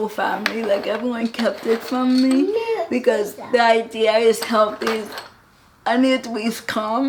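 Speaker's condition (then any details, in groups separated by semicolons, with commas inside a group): Cerebral palsy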